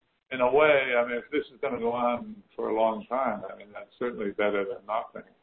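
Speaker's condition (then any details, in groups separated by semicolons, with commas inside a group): Parkinson's disease; stem cell infusions in houston, infusions finished, assessment due in september; physical therapy, in-person Parkinson's discussion groups found helpful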